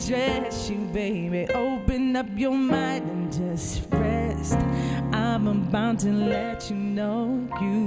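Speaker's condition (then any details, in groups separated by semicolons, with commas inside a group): No condition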